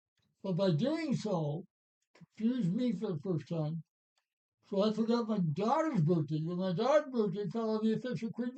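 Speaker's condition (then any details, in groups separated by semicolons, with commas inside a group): Parkinson's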